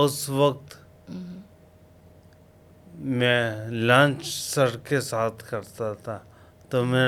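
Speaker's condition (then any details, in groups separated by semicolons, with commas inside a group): Coma after road accident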